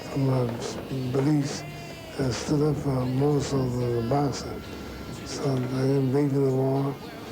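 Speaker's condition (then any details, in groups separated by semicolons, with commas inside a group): Parkinson's syndrome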